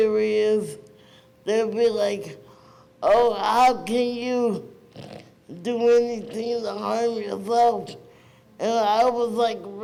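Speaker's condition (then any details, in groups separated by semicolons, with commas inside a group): Cerebral palsy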